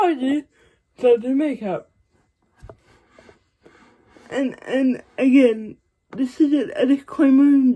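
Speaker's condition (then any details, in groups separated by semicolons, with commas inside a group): Cerebral palsy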